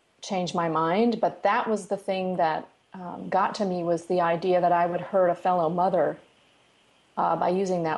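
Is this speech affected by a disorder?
No.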